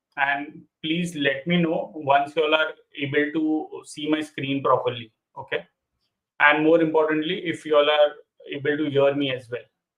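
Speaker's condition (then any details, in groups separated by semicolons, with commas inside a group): No condition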